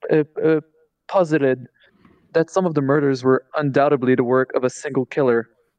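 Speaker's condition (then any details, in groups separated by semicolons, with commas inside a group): No condition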